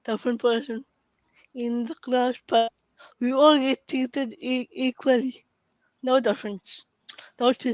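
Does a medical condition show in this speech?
Yes: cerebral palsy.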